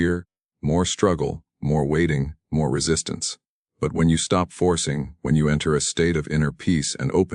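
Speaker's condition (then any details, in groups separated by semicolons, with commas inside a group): No condition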